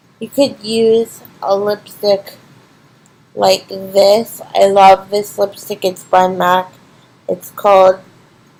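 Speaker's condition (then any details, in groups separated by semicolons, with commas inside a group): Cerebral palsy; physical disability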